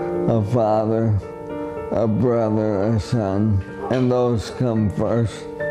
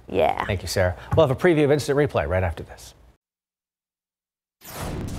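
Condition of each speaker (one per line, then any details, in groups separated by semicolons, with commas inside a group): ALS; about six years since diagnosis
No condition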